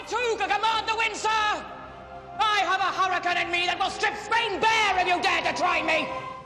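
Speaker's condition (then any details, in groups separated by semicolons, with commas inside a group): No condition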